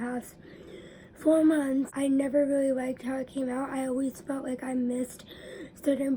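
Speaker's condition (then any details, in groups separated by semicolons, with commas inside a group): Cerebral palsy; weekly physical therapy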